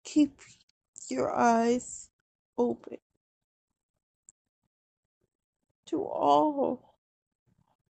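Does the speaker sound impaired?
Yes: cerebral palsy; wheelchair user, can feed self and type.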